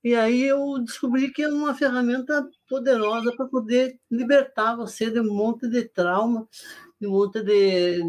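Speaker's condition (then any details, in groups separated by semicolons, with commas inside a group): Parkinson's disease; Parkinson's disease diagnosed 17 years ago, facial rigidity, stiff body; laughter yoga (Yoga do Riso) loosened facial rigidity and body, freer facial expression and movement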